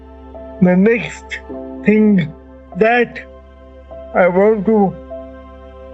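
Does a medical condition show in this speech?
Yes: cerebral palsy; slow to speak, speech improves with continued talking.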